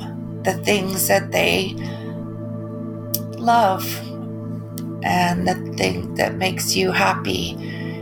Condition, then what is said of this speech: Aphasia. And and it's not until I speak um, start talking that I remember that it's difficult for me to get